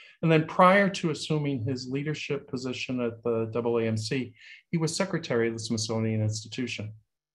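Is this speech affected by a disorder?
No.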